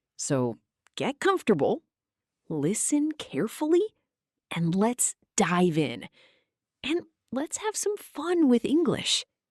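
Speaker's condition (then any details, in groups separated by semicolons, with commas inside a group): No condition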